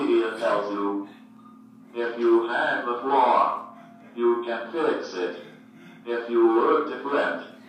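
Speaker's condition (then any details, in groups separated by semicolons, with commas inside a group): Cerebral palsy, speech-generating device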